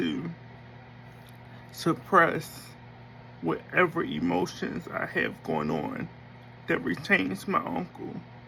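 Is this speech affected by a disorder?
Yes: cerebral palsy.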